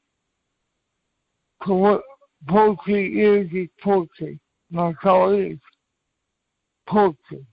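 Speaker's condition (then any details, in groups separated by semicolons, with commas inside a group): Cerebral palsy; from birth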